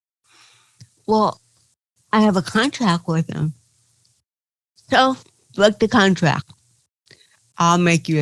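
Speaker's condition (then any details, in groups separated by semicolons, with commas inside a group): Cerebral palsy; from birth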